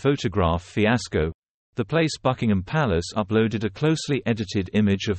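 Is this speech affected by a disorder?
No.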